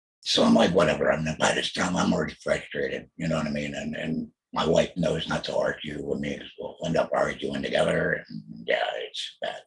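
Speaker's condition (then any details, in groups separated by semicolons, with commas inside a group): Total laryngectomy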